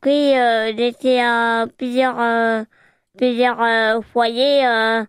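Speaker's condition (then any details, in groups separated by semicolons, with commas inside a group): Hearing loss; hearing loss since birth, hearing aid removed into handbag for very loud sound, sign language learned at Foyer Marignotte; chansigneuse in Chœur de Talent with Patrice Carillo, signs songs with face and hands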